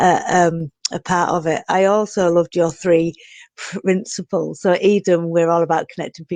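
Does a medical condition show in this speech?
No.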